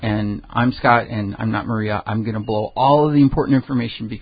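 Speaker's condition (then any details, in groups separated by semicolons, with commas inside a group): No condition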